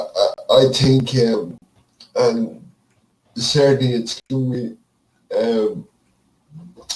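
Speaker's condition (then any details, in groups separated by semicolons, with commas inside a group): Cerebral palsy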